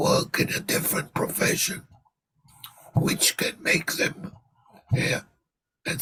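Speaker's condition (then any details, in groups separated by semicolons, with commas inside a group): Laryngectomy; speaks by pressing voice prosthesis, affected speaking, breathing, eating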